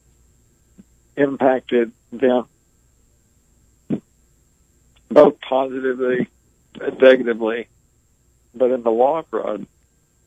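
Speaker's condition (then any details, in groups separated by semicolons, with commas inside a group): ALS; diagnosed nearly 20 years ago; breathes through ventilator; able to speak, clearly communicates, slower pace due to ventilator breathing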